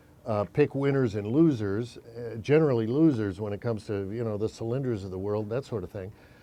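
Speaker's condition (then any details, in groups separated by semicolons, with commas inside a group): No condition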